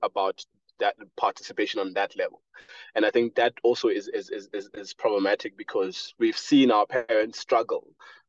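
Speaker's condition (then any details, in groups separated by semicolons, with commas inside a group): Stammer; stammer since at least high school, used debating and public speaking to build speaking confidence; stammers a lot, self-described speech impediment; repeated words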